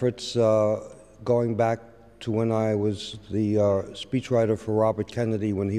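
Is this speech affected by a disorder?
No.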